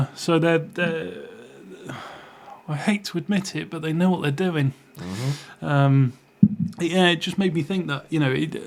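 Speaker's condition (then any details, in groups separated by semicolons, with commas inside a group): No condition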